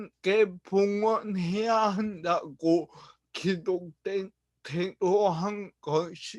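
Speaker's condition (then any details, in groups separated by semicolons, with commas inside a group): Brain lesion disability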